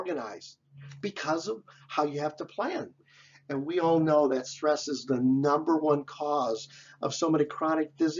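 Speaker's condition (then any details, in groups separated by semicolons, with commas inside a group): No condition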